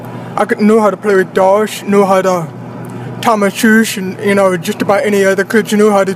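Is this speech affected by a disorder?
Yes: deafblindness; retinoblastoma from birth, eyes removed, prosthetic eyes, worsening hearing loss from age one, cause unknown; two cochlear implants, hears via driver's microphone, formerly hearing aids barely hearing, sign language, braille; no early speech, speech pathologist Vicky, felt lips and throat, speaking at seven, initially unclear.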